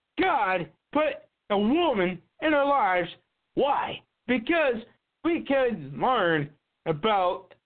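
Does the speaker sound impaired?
Yes: cerebral palsy; visible to casting agents.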